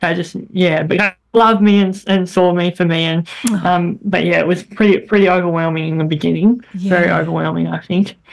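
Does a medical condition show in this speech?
Yes: bilateral cleft lip and palate; congenital bilateral cleft lip and palate, operations from three months, hip bone graft, throat operation; childhood voice squeaky, very airy, nasal, lifelong speech therapy, braces in teens, much improved since.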